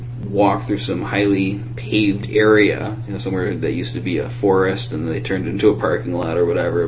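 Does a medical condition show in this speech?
No.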